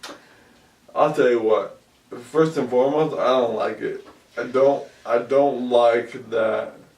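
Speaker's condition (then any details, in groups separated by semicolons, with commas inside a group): ALS; about 2 years since onset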